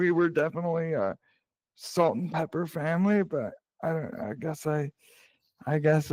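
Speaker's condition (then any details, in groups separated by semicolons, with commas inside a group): Cerebral palsy; present from birth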